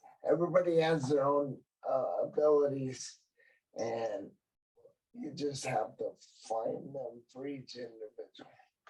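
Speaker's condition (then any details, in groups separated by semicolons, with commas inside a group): Cerebral palsy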